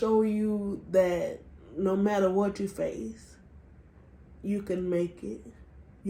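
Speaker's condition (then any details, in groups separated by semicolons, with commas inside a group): Cerebral palsy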